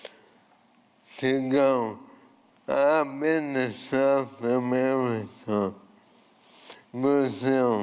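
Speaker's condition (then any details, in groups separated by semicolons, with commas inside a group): ALS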